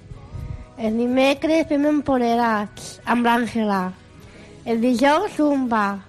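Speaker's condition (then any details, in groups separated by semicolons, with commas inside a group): Down syndrome; trisomy 21, genetic cause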